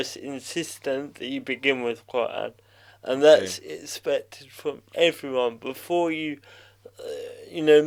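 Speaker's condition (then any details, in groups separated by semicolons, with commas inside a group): Cerebral palsy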